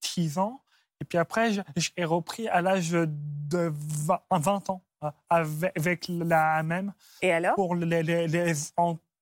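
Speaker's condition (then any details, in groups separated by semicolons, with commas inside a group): Stuttering; onset at about age 4 after grandmother's throat cancer, fluent before, once misdiagnosed as Gilles de la Tourette; no attempts to control stuttering; part-word and word repetitions, frequent euh fillers; repeated sounds, repeated words, prolonged sounds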